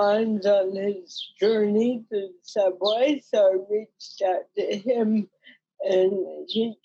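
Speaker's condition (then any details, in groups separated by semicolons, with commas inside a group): Cerebral palsy; mild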